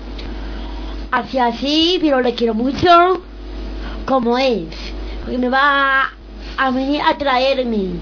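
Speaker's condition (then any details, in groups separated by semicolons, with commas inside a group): Down syndrome; radio program of fundación síndrome de down de madrid; reads news item aloud on live radio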